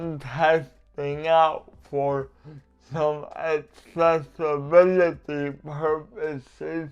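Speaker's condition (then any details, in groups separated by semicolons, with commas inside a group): Cerebral palsy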